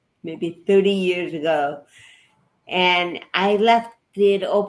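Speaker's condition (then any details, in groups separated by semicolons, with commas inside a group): Cerebral palsy; affects body movements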